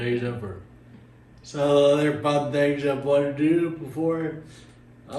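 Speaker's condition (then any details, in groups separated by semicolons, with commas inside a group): Friedreich's ataxia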